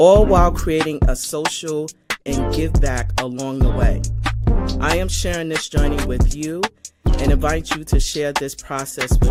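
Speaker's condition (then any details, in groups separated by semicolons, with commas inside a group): No condition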